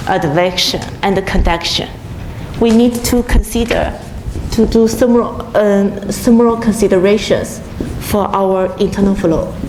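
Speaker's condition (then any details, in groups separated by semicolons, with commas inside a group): No condition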